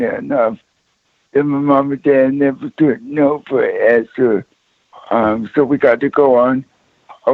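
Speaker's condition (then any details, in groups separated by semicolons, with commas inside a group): Cerebral palsy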